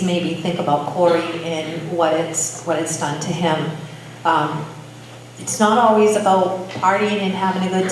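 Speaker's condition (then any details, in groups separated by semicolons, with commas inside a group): No condition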